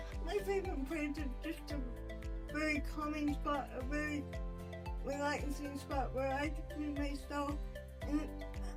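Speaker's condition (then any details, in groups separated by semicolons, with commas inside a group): Spastic quadriplegic cerebral palsy; diagnosed before age one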